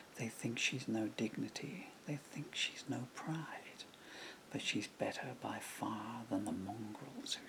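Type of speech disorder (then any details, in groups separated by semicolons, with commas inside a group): Severe bulbar dysarthria; progressive bulbar palsy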